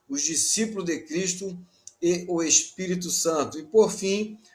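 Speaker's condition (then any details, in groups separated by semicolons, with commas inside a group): No condition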